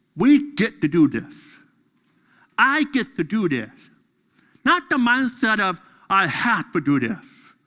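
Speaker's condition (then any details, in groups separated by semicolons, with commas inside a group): Deafness; deaf during school years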